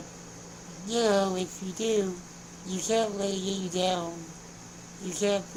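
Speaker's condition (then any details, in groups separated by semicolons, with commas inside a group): Spinal muscular atrophy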